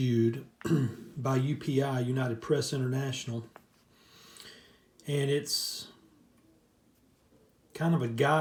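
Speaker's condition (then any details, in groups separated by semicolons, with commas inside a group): No condition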